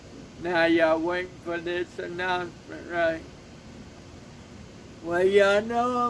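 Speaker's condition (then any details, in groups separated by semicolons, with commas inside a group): Cerebral palsy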